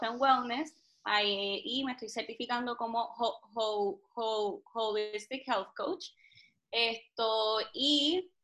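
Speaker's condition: Stuttering; developmental stuttering since starting to talk, speech therapy from first grade, techniques and practice help; age 26, recently hired speech therapist, accepted stutter about four months ago; stutters with blocks, far fewer stutters in English, uses Spanglish to ease speaking; repeated sounds

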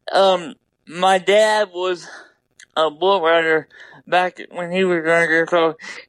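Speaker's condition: Double hemiplegia cerebral palsy

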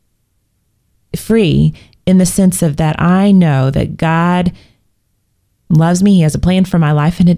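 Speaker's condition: No condition

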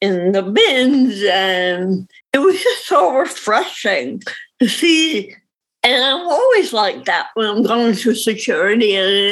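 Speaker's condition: Cerebral palsy; reading disability

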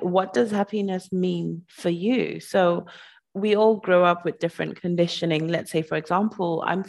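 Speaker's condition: No condition

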